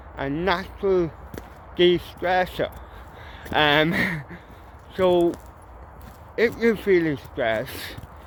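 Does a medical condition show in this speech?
Yes: cerebral palsy; mild, ataxic type.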